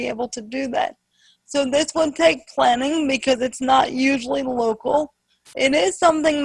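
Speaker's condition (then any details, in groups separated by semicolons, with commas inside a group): Spastic quadriplegic cerebral palsy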